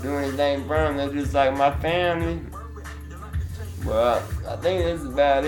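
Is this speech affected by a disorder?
Yes: Duchenne muscular dystrophy; diagnosed by calf muscle biopsy.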